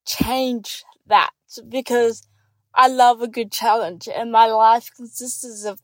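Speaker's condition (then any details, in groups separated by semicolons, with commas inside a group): Cerebral palsy; ongoing therapy, attends therapy office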